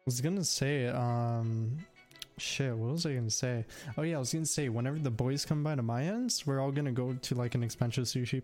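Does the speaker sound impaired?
No.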